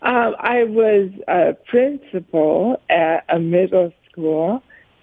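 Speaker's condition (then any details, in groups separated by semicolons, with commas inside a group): ALS; diagnosed at 47, first signs running into walls, cannot use arms, legs or hands; tongue affected, speaks more slowly than before, worried about voice but held up over 15 minutes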